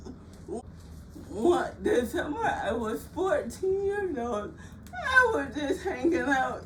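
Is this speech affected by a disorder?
Yes: cerebral palsy; frequent speech therapy.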